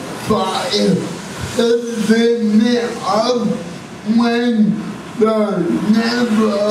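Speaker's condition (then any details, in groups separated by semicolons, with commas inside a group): Cerebral palsy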